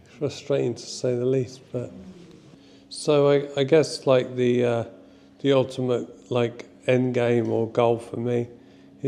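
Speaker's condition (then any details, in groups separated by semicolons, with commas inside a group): Motor neurone disease; ALS type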